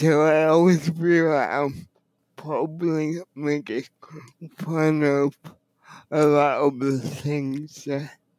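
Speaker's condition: Cerebral palsy; wheelchair user

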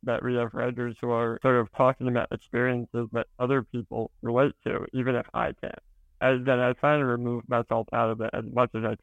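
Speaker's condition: Spinal muscular atrophy

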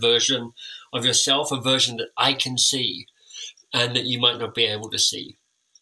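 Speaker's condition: Cleft lip and palate; orthodontic treatment

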